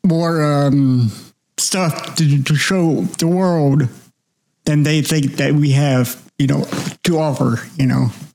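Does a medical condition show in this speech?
Yes: cerebral palsy.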